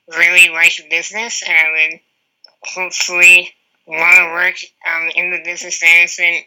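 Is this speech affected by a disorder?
Yes: spinal muscular atrophy; wheelchair user.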